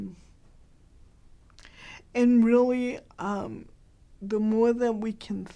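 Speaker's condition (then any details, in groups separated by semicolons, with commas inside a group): Cerebral palsy, mild; hard to understand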